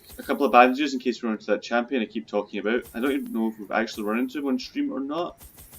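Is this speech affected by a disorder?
No.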